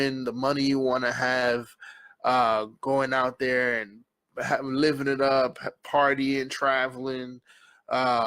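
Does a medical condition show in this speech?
No.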